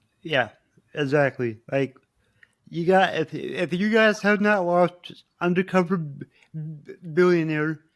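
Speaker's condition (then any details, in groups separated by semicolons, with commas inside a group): Cerebral palsy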